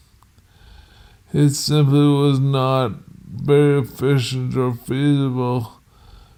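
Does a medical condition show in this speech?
Yes: multiple sclerosis.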